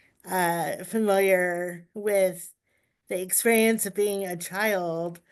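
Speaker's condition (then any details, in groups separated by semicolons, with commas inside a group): Cerebral palsy; uses power wheelchair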